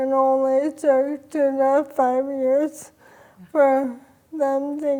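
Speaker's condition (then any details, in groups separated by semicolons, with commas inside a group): ALS; speech slowed early, voice changing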